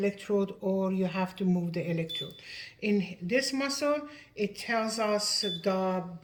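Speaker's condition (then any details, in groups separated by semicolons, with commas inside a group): No condition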